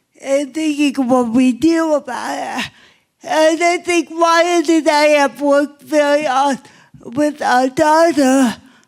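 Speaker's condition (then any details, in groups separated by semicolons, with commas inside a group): Cerebral palsy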